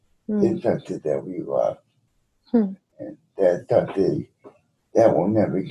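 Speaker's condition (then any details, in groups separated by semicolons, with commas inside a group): Cerebral palsy, quadriplegic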